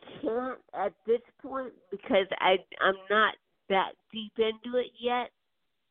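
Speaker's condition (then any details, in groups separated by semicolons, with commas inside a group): Cerebral palsy; birth onset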